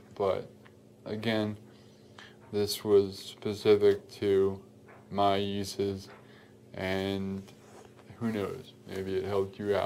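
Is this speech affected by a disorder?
Yes: cerebral palsy; affects gait and walking.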